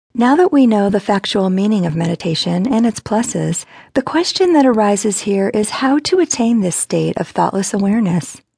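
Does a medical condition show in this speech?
No.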